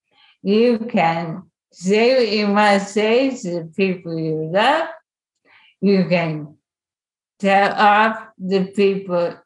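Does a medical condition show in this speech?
Yes: ALS; sporadic, onset with wrist weakness and reduced grip, odd EMG read as carpal tunnel, widespread twitching; voice changed, can no longer sing or perform, voice banked.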